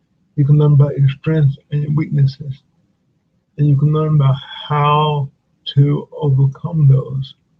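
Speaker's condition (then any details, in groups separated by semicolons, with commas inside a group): Cerebral palsy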